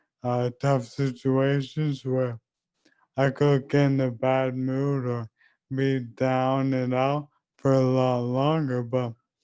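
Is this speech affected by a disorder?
Yes: ALS; leg onset, speech.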